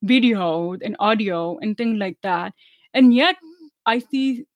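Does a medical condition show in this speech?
Yes: deafness, meningitis-caused; deaf since age 4 from severe meningitis, relearned English and how to speak; uses hearing aids and closed captioning, not fluent in sign language; about 10 years of speech therapy, often told speaks really well for deaf person.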